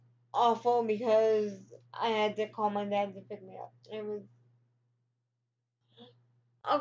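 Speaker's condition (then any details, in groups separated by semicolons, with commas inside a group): Cerebral palsy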